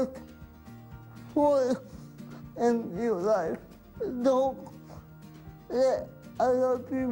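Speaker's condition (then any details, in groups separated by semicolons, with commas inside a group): Cerebral palsy; from infancy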